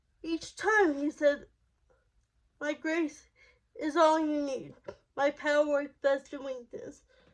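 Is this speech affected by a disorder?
Yes: cerebral palsy.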